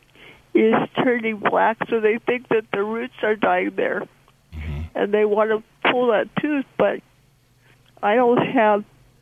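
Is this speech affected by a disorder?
Yes: cerebral palsy; spastic muscles, two broken front teeth capped by dentist after fall years ago; hurting as usual, capped front tooth area turning black, roots likely dying, extraction proposed, no implant.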